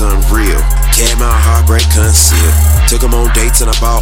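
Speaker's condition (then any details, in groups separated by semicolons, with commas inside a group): No condition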